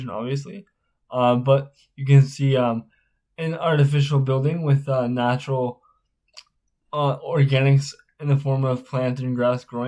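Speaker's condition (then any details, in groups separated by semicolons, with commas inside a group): Spastic cerebral palsy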